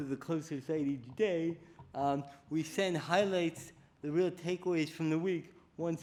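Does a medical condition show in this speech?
Yes: cerebral palsy; diagnosed at age four.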